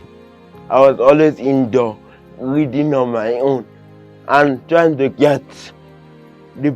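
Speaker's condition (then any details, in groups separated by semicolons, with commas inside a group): Cerebral palsy; limits movement and coordination; acute case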